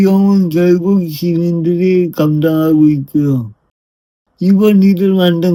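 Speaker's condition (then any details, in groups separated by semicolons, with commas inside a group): Brain lesion disability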